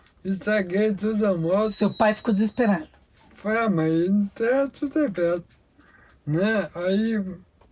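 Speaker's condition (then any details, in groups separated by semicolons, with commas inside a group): Amyotrophic lateral sclerosis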